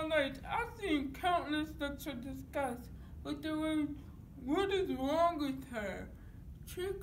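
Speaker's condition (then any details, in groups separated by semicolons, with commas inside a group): Cerebral palsy; dystonic type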